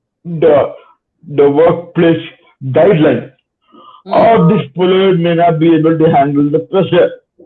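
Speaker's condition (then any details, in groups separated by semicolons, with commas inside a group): Cerebral palsy, spastic; slow speech, formerly very impaired, 10-15 years to master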